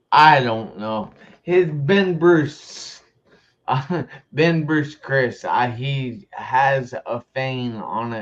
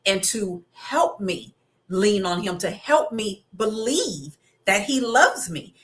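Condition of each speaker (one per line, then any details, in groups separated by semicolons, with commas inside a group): Traumatic brain injury; months in coma, long hospitalization; ongoing daily difficulty
No condition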